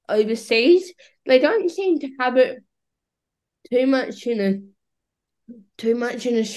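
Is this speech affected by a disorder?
Yes: cerebral palsy; battery-powered wheelchair user.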